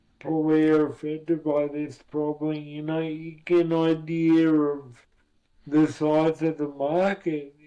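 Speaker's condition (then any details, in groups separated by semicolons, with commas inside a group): Cerebral palsy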